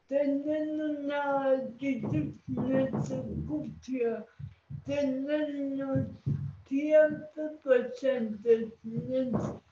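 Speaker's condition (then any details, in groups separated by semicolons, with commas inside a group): Cerebral palsy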